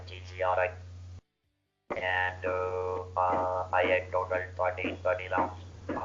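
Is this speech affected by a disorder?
Yes: laryngeal cancer surgery.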